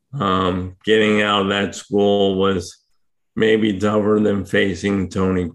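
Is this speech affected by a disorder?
Yes: ALS; power wheelchair for mobility.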